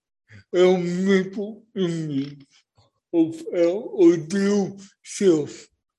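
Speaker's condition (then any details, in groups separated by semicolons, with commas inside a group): Cerebral palsy; born not breathing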